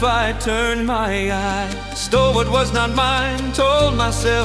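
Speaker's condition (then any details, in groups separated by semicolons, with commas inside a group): No condition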